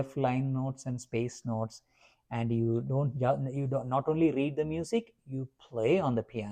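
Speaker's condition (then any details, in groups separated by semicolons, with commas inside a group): No condition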